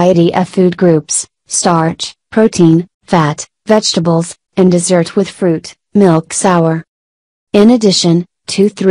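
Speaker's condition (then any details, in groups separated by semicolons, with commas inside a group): No condition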